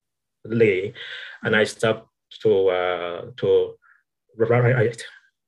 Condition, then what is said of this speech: Stuttering. So I was stuttering, but when I block and it gets bad, it's because of what's inside me, the whole fear, shame that